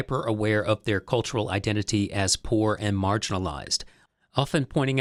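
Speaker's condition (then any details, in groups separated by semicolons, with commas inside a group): No condition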